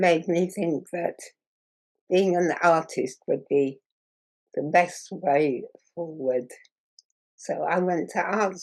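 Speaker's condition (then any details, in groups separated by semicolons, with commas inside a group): Muscular dystrophy; progressive muscle wasting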